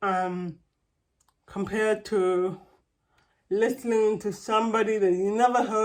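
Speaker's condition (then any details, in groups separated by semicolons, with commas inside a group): Cerebral palsy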